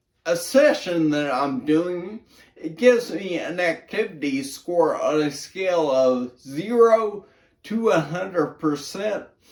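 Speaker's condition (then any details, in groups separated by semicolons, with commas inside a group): Brain injury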